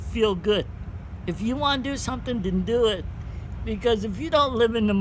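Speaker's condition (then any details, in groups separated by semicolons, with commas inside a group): Cerebral palsy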